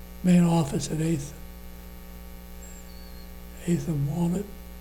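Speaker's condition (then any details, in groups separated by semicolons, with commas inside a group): Parkinson's disease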